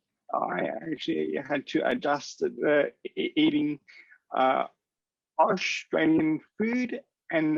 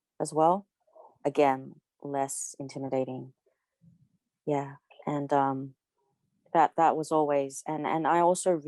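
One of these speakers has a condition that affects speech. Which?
The first: cerebral palsy.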